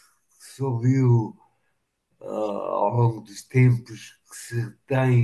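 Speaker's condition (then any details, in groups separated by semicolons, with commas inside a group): Machado-Joseph disease (sca3)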